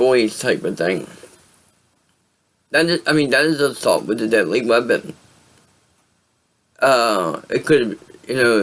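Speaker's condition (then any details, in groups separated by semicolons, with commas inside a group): Cerebral palsy; voice sound affected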